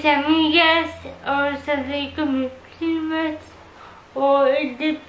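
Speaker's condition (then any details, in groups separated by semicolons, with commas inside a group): Cerebral palsy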